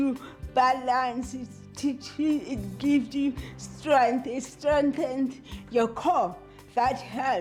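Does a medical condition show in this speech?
Yes: cerebral palsy; speech impediment from muscle stiffness.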